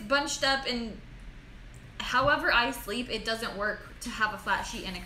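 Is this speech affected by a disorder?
No.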